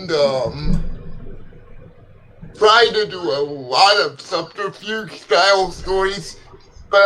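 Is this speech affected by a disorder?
Yes: cerebral palsy; legs affected.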